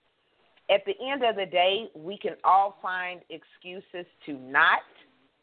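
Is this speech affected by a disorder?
No.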